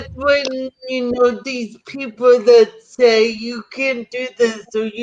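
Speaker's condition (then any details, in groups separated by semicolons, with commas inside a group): Cerebral palsy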